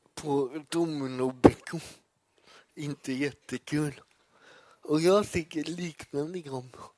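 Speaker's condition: Cerebral palsy; poor balance

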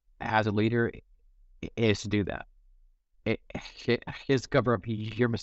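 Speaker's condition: Stuttering; stutters in conversation, disfluencies may sound like audio buffering; repeated sounds, prolonged sounds

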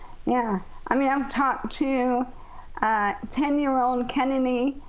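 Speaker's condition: ALS; ALS over 15 years since diagnosis

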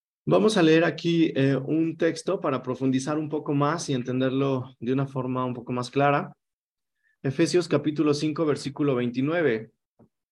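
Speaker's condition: No condition

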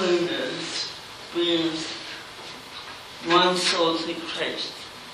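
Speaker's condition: Cerebral palsy

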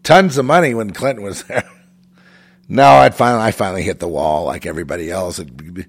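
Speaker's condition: No condition

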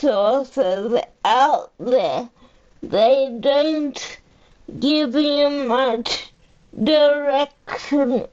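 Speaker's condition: Cerebral palsy; uses a power chair; 45 years old

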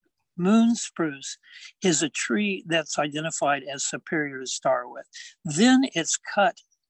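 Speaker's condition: No condition

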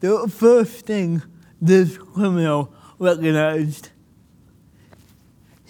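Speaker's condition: Cerebral palsy; speaking a little difficult

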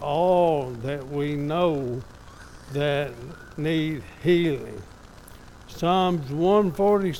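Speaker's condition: ALS; somewhat affected, evident today

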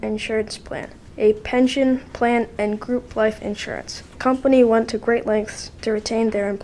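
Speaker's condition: No condition

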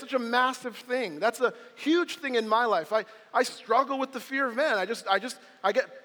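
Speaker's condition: No condition

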